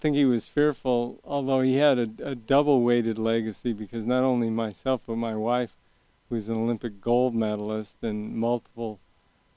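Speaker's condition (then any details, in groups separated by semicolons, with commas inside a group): Early onset Parkinson's, young onset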